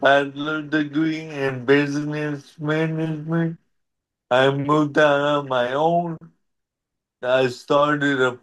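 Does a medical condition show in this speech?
Yes: cerebral palsy; present from birth, could walk a little as a child, wheelchair over the years.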